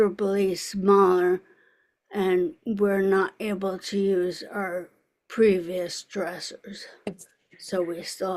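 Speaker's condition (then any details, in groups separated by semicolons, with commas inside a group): ALS; speech audibly affected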